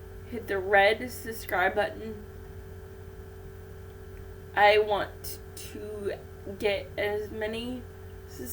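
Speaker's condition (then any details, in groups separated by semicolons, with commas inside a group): Cerebral palsy; infant ventilator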